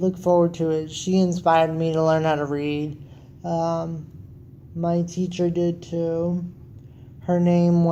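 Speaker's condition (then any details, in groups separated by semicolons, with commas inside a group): Cerebral palsy; wheelchair user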